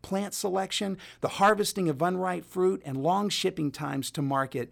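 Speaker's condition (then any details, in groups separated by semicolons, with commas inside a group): No condition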